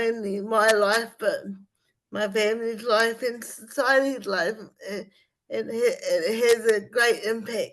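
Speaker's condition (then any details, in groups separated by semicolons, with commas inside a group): Spastic cerebral palsy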